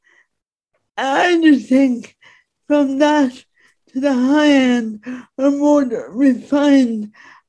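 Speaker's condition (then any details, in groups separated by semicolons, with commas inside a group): Speech impediment; disabled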